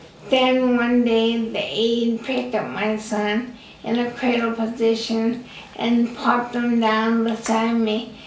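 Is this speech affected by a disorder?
Yes: acquired brain injury; occupational, physical and speech therapy, relearning feeding self; could not talk, had to relearn speaking.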